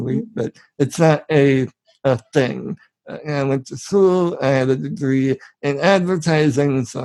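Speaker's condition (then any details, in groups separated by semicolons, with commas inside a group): Spinal muscular atrophy; genetic, from birth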